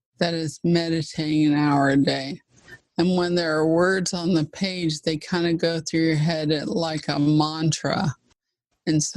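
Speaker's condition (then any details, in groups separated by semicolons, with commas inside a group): ALS (Lou Gehrig's disease); fast progressing form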